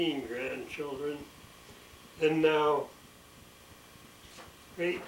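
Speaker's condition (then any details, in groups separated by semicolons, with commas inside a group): ALS; expects swallowing and breathing trouble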